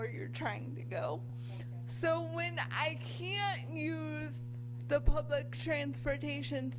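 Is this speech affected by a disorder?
Yes: cerebral palsy; from birth.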